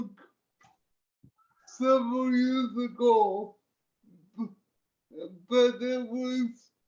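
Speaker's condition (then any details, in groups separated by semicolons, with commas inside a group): Cerebral palsy; limited use of the hands; since childhood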